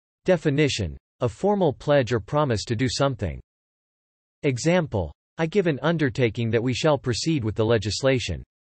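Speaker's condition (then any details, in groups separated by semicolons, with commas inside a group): No condition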